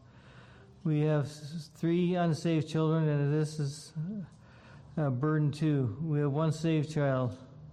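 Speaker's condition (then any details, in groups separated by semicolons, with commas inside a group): Parkinson's disease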